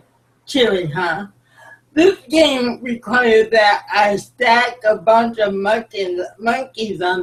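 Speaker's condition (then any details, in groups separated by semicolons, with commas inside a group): Cerebral palsy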